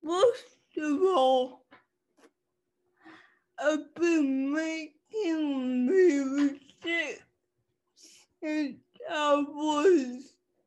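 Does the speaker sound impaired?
Yes: cerebral palsy; cerebral palsy since childhood; people less willing to listen to own talking voice, uses songs to get point across.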